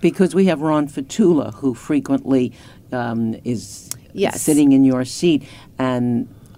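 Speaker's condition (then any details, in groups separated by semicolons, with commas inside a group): No condition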